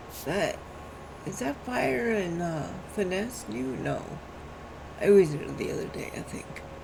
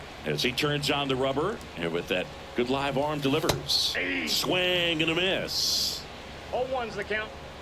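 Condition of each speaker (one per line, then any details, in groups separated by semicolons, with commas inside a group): Cerebral palsy
No condition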